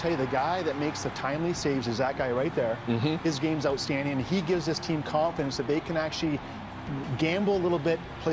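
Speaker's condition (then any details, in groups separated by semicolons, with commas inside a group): No condition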